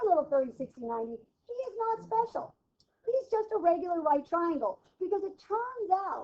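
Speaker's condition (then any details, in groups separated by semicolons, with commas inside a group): No condition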